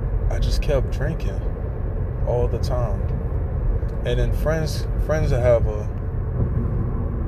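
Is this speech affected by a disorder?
No.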